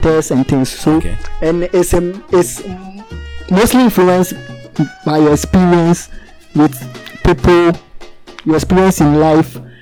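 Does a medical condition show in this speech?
Yes: stuttering; learned to manage it and live with it; speech flows when singing, does not affect creative process; here repeated words, prolonged sounds.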